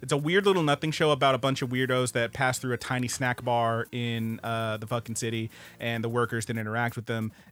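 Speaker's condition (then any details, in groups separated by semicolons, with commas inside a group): No condition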